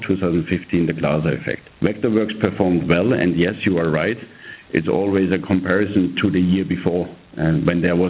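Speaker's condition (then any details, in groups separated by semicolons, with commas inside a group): No condition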